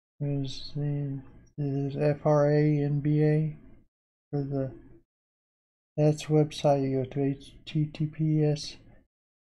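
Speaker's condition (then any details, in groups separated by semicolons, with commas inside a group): Parkinson's disease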